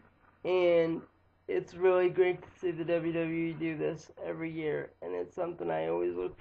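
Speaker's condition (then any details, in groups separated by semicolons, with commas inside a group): Cerebral palsy; lifelong, wheelchair user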